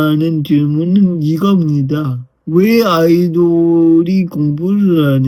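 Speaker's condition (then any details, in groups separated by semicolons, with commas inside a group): Brain lesion disability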